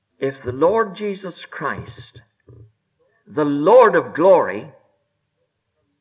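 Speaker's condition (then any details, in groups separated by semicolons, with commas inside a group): No condition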